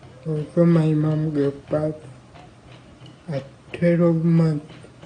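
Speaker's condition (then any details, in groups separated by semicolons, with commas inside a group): Cerebral palsy; lost walking, writing, self-feeding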